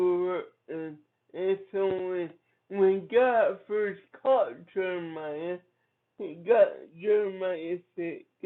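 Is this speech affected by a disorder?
Yes: cerebral palsy; from birth.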